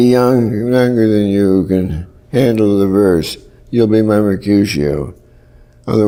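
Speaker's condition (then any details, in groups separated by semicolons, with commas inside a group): Parkinson's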